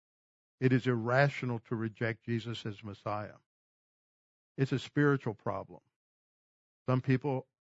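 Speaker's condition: No condition

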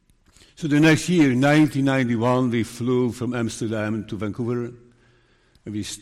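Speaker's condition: Parkinson's disease; still preaching

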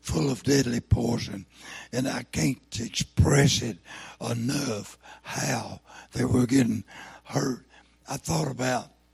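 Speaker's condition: Throat cancer, lost vocal cord

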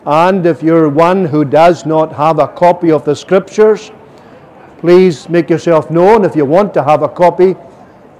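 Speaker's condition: No condition

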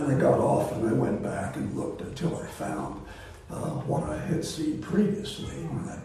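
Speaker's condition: Voice disorder; not contagious

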